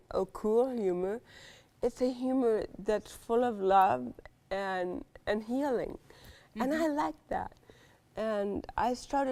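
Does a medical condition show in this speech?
Yes: cerebral palsy.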